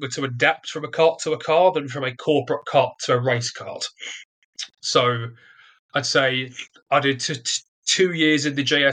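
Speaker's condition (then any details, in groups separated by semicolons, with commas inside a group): Stutter; developmental, onset early childhood, lifelong, more severe during trial, barely able to speak first six months in prison; stutters during this interview; ignores disfluencies and keeps talking, media presence trained as main focus; repeated sounds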